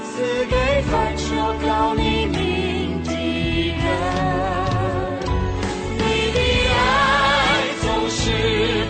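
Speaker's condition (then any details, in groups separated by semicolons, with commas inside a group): No condition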